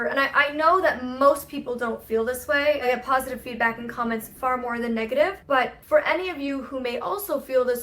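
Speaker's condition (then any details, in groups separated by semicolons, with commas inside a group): No condition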